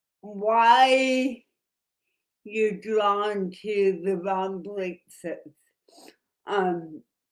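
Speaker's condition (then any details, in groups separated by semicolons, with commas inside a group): Cerebral palsy; lifelong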